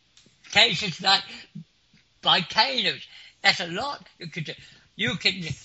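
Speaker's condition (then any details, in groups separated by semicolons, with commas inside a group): Clinically deaf; clinically deaf since school age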